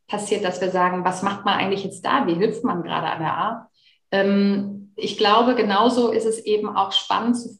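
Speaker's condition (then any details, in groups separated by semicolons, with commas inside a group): No condition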